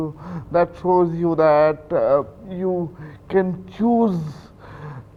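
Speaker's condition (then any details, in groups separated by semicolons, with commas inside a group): Cerebral palsy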